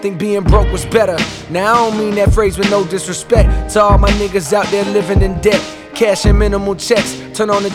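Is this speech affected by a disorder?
No.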